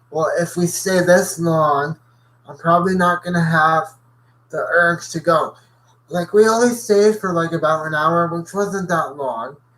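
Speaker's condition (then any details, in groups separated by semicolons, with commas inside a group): Cerebral palsy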